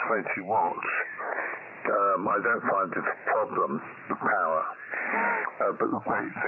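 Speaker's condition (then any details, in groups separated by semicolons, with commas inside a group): Mouth surgeries; multiple mouth surgeries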